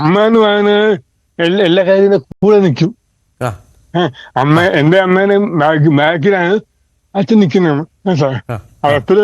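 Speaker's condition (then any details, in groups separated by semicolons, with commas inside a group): Cerebral palsy; present from birth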